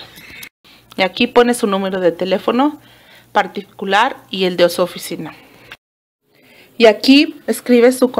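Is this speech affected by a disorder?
No.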